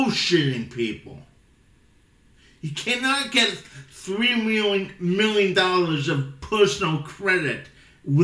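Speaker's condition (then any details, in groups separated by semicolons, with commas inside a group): Cerebral palsy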